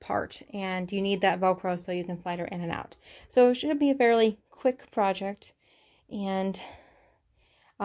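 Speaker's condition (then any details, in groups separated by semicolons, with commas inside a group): No condition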